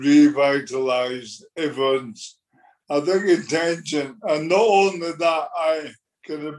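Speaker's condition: Motor neurone disease; progressive

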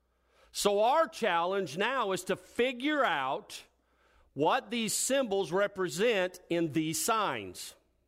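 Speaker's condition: No condition

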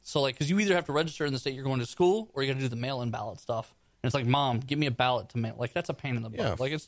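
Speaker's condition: No condition

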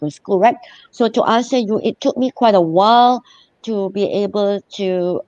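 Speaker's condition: Cleft lip and palate; congenital cleft lip and palate splitting into nose

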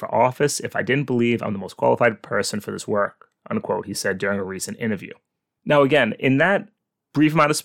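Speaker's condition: No condition

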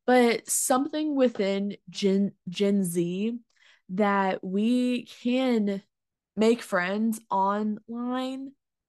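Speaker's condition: Stuttering; including blocks; more overwhelming than other stuttering, talking exhausting, fear of speaking; repeated words, prolonged sounds

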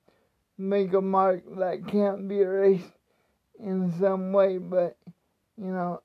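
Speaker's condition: Cerebral palsy; speech not affected by disability

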